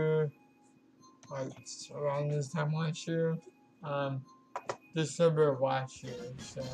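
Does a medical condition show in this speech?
Yes: cerebral palsy; affects legs.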